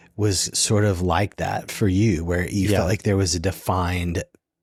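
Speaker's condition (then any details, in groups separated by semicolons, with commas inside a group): No condition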